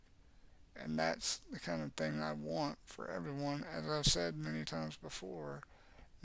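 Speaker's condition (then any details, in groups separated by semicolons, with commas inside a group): Cerebral palsy; has had speech therapy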